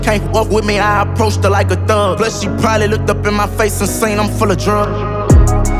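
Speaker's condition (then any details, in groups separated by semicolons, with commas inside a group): No condition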